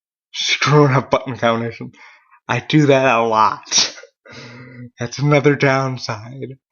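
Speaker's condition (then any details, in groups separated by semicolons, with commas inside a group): Cerebral palsy; mild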